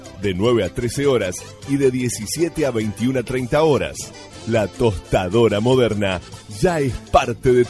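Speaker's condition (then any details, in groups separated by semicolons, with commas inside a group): No condition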